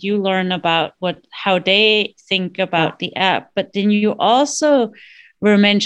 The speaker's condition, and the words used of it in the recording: None; typical speech.